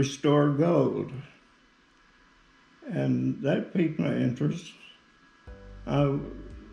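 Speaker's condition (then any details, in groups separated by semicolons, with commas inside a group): Parkinson's disease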